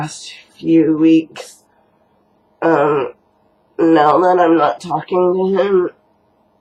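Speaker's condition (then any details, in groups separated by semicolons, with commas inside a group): Cerebral palsy; housebound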